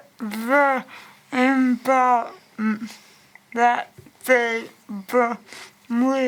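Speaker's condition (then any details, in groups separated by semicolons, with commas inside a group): Cerebral palsy; from birth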